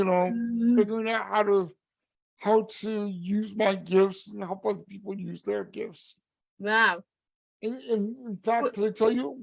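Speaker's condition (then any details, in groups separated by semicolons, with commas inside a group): Cerebral palsy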